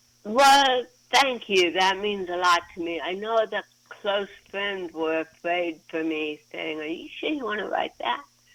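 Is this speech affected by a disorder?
Yes: cerebral palsy.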